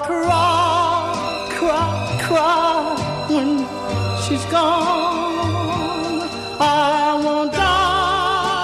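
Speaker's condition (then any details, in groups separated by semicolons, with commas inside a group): No condition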